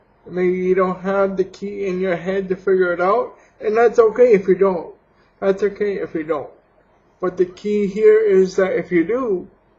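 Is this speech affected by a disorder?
Yes: cerebral palsy; has had surgery.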